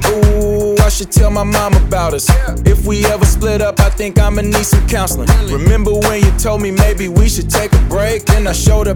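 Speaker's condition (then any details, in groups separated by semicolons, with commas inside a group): No condition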